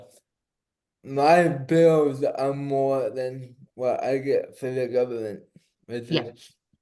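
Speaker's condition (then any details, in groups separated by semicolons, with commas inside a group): Cerebral palsy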